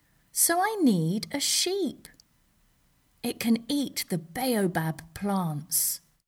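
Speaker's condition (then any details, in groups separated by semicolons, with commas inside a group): No condition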